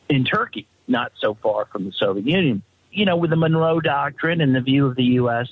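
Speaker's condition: No condition

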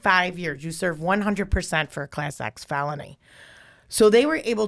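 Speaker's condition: No condition

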